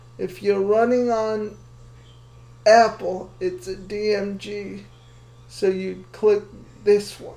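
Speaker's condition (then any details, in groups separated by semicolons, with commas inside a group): Cerebral palsy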